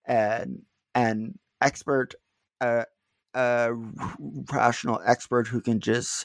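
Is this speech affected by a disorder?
Yes: stuttering; little stuttering during this recording; not stuttering much at time of recording; here repeated words, prolonged sounds.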